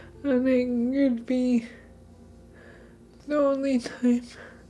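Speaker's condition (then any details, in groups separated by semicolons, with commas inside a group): Motor neurone disease; onset in left hand; progressing, harder to push up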